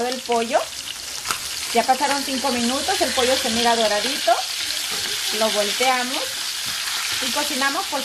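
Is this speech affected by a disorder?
No.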